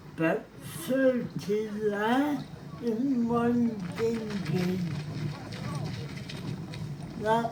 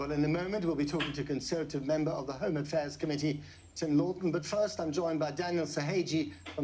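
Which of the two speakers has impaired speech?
The first: cerebral palsy; spastic.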